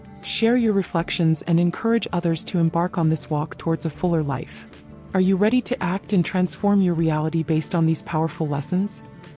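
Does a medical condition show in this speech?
No.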